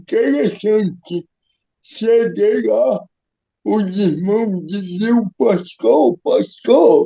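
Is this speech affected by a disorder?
Yes: cerebral palsy; physical disability.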